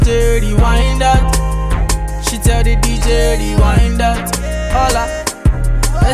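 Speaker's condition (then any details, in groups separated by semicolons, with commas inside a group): No condition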